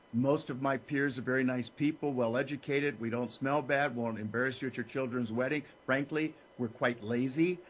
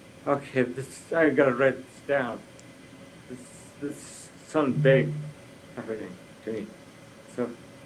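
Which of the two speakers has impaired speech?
The second: brain injury; limited use of one hand.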